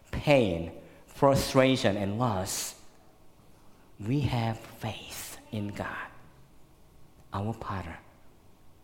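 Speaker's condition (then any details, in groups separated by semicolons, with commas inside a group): Cleft lip and palate; very severe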